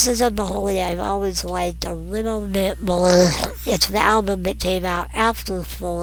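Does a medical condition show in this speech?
Yes: non-progressive muscular dystrophy.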